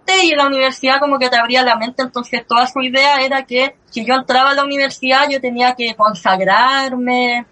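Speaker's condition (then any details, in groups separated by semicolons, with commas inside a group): Cleft lip and palate; since early childhood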